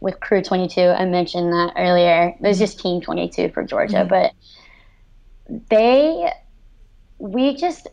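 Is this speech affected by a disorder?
Yes: cleft lip and palate; severe congenital cleft lip and palate.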